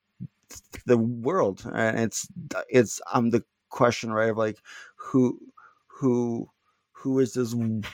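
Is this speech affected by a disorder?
Yes: stuttering; not stuttering much currently; little stuttering currently; here repeated words, prolonged sounds.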